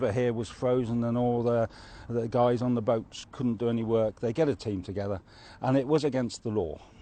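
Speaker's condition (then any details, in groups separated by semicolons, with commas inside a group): No condition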